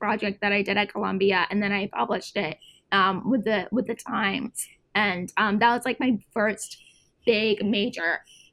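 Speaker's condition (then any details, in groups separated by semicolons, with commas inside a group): Tracheostomy; tracheostomy tube for breathing, had whole life, nurse accompanied through childhood; uses tracheostomy tube to breathe, age 28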